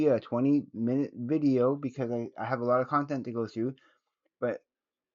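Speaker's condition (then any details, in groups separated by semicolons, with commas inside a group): No condition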